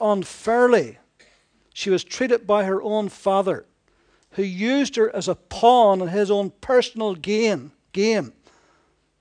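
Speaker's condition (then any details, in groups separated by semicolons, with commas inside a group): No condition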